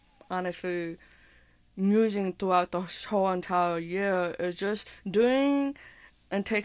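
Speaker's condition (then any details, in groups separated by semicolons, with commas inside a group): Hearing impairment with speech impairment; attended deaf camp in childhood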